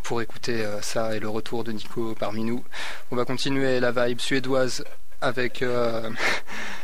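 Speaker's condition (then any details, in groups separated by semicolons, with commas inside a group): No condition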